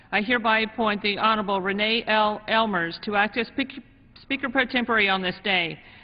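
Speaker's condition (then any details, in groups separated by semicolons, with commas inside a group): No condition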